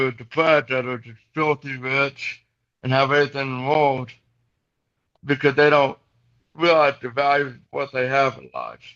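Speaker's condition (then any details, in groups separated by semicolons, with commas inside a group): Cerebral palsy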